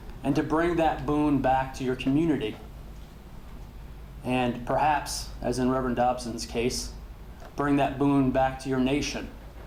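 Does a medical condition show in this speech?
No.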